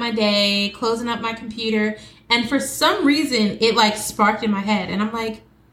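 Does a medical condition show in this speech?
No.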